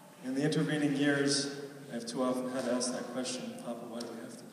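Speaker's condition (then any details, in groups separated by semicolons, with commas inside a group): No condition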